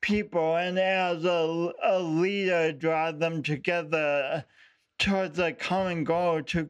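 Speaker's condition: Speech impediment; unique walk

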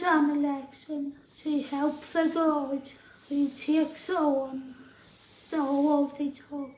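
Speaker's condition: Tracheostomy and ventilator dependent

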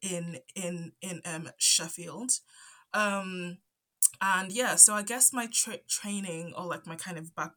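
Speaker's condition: Stutter; onset around age 5 after move from Zambia to UK, none before per parents, cause unknown; adult, ongoing stutter; stutters here and there, stutter affects talking, often stays quiet to avoid stuttering; repeated sounds, repeated words, prolonged sounds

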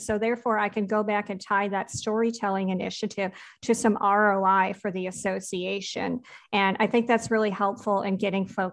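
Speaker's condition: Cleft palate; congenital cleft palate, surgeries from early childhood through adolescence, full cleft revisions, ear tubes in and out; hearing retained, predicted deafness by around age two did not occur; speech, breathing and swallowing issues in childhood, speech therapy until about adolescence

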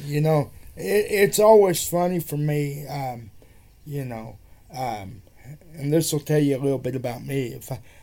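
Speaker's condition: Cerebral palsy; wheelchair user

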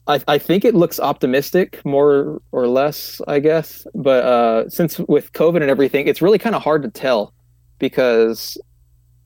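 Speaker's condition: Stuttering; trips over words on current video call despite knowing hosts; stutters a lot, talking harder than singing, not a public speaker; repeated words, prolonged sounds

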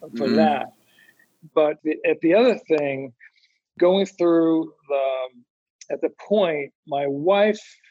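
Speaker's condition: Anomic aphasia after stroke; right side unable to move, initially global aphasia per SLPs, then Broca's, now anomic aphasia; expected lifelong, setbacks after three seizures, constraint-induced movement therapy (CIMT); initially could neither understand nor speak, first year only 1,000-1,500 words, now word-finding problems

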